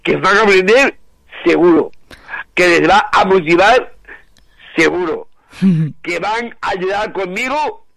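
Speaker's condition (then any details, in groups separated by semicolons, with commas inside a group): Down syndrome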